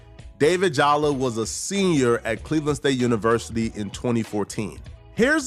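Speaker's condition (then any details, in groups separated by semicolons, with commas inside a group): No condition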